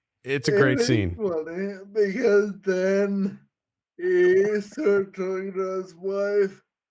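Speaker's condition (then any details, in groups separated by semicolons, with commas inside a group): Friedreich's ataxia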